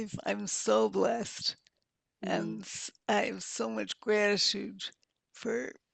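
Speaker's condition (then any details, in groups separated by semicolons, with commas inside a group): Multiple sclerosis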